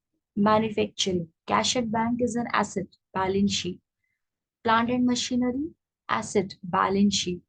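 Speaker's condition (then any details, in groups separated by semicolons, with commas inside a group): No condition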